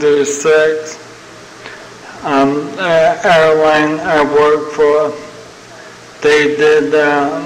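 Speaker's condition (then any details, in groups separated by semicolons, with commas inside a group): ALS (Lou Gehrig's disease); terminal, young onset, first sign abnormal walking; sounds like having had a couple of drinks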